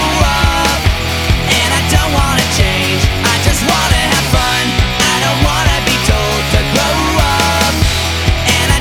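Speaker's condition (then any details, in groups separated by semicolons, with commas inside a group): No condition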